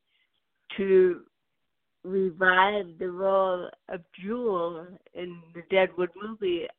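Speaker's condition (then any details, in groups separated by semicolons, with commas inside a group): Cerebral palsy; birth onset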